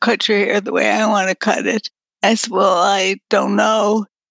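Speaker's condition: Progressive multiple sclerosis; voice up and down, in and out with pulmonary muscle strength, sometimes no voice, assistant speaks

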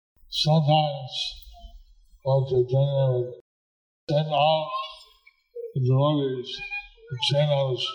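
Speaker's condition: Stroke with facial paralysis; hard to understand for unfamiliar listeners

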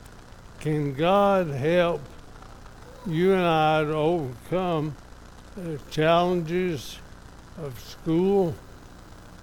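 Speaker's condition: ALS; somewhat affected, evident today

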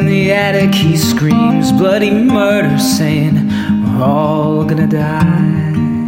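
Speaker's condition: No condition

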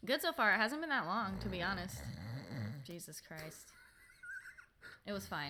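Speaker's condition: No condition

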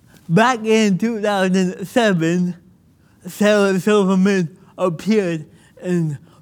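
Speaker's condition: Cerebral palsy; childhood physical

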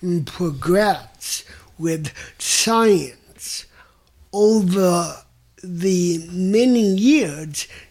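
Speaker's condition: Mild cerebral palsy; voice reveals disorder

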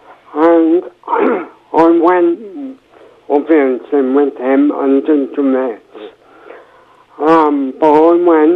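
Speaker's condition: Cerebral palsy, mild

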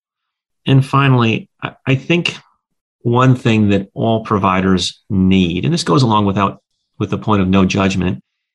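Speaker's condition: No condition

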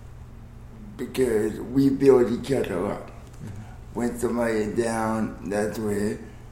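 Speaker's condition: Cerebral palsy; cerebral palsy with body spasms and gyrations; daily fight against body spasms and gyrations

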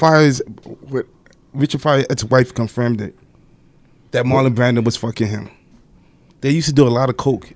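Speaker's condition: No condition

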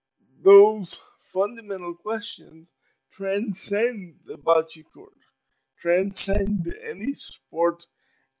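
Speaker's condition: Cerebral palsy; uses power wheelchair

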